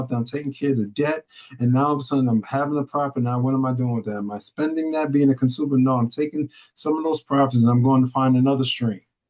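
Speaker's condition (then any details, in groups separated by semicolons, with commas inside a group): No condition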